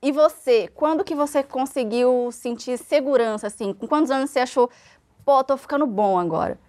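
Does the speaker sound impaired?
No.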